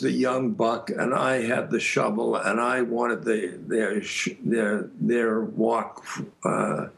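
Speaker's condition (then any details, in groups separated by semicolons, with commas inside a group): Aphasia; speech stops, and things like that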